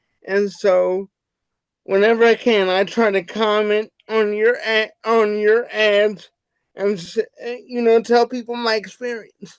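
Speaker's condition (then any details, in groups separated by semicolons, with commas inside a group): Cerebral palsy; wheelchair user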